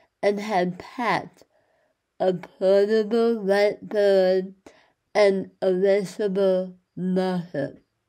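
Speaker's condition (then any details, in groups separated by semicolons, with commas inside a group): Speech loss after cancer treatment; speech loss after cancer surgery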